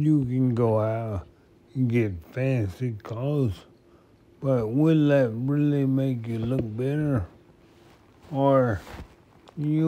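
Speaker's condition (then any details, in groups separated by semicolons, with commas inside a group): Multiple sclerosis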